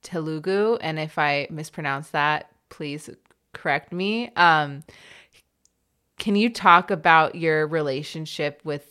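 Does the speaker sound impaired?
No.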